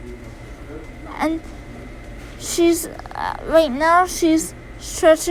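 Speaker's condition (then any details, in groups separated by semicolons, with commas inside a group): Cerebral palsy; affects all four limbs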